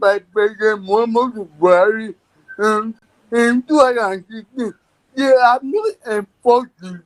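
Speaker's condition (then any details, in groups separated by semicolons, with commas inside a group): Cerebral palsy; therapy improved agility, able to drive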